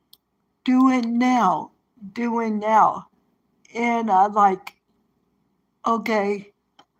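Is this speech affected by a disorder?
Yes: cerebral palsy; present from birth.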